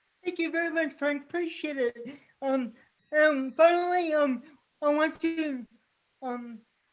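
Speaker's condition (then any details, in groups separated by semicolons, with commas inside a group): Cerebral palsy; from birth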